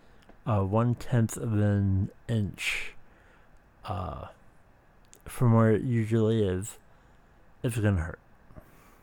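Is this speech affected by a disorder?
Yes: speech impediment.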